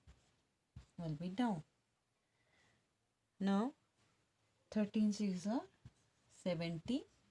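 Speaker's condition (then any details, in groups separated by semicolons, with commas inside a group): No condition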